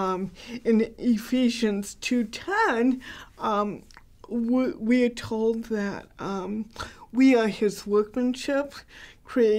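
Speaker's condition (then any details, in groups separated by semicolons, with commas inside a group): Cerebral palsy, mild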